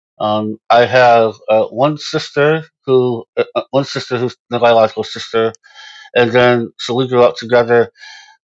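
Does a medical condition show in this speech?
Yes: Moebius syndrome; congenital.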